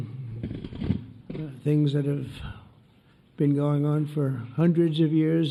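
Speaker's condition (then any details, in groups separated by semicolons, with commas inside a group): No condition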